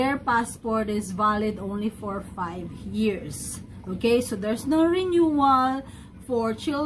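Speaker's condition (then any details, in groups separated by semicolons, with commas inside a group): No condition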